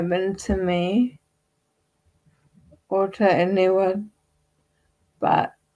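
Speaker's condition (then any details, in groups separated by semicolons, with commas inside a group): Friedreich's ataxia; gets winded, speaking sometimes difficult, weak voice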